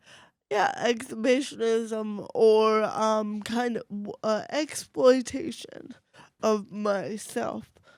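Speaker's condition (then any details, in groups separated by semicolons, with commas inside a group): Cerebral palsy; very mild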